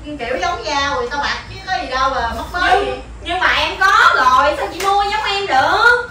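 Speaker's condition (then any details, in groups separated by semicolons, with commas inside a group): No condition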